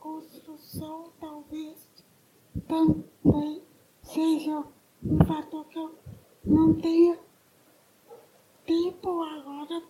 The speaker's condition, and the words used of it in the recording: Cerebral palsy. Talvez equilíbrio de fala também como questão da musicoterapia.